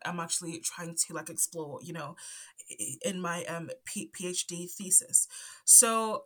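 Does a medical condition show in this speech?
Yes: stutter; onset around age 5 after move from Zambia to UK, none before per parents, cause unknown; adult, ongoing stutter; stutters here and there, stutter affects talking, often stays quiet to avoid stuttering; here prolonged sounds.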